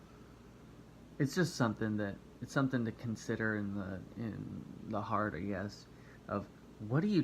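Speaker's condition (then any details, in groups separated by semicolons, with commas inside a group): No condition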